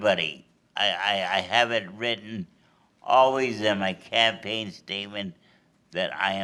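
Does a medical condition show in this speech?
Yes: cerebral palsy.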